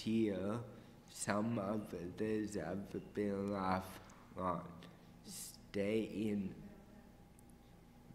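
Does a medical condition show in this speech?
Yes: cerebral palsy.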